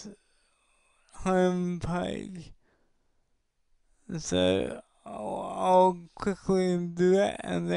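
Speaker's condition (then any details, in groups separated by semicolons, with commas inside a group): Cerebral palsy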